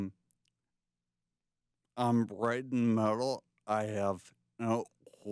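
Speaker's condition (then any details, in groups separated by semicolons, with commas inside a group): Traumatic brain injury from tumour; brain tumour, about 54 percent removed, balance lost; onset 7 years ago, radiation, arm crutches, physical therapy; speech affected, in speech therapy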